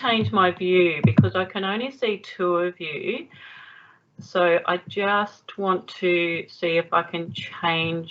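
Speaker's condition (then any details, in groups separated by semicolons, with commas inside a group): No condition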